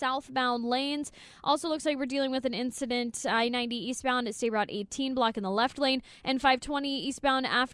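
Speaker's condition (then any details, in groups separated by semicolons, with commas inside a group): No condition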